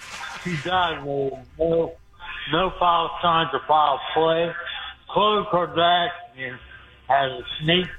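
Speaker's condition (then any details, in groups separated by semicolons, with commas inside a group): Speech impediment; deaf in left ear, uses speakerphone because of it; calling on speakerphone from echoey laundry place, delayed show audible behind; hard to understand, worse over speakerphone with echo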